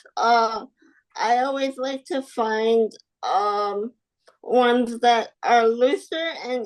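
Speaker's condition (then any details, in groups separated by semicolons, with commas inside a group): Spastic quadriplegic cerebral palsy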